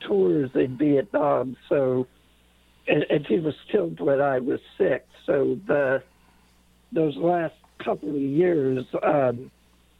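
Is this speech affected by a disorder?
Yes: late-onset Pompe disease; infusion treatment.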